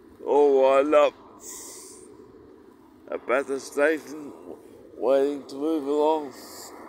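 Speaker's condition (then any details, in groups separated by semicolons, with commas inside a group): Cerebral palsy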